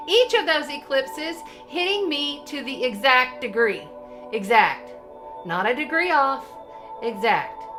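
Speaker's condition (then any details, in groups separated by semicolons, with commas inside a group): No condition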